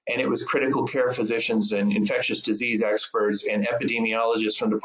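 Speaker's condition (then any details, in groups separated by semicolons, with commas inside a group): No condition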